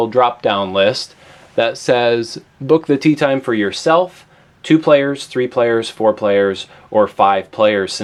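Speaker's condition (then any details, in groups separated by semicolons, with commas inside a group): No condition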